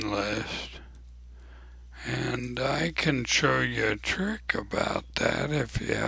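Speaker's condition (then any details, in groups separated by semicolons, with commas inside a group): ALS; abnormally slow voice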